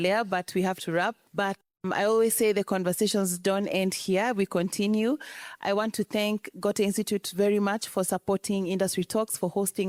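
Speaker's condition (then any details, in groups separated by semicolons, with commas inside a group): No condition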